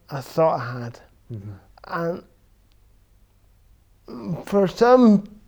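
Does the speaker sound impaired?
Yes: cerebral palsy; affects verbal speech.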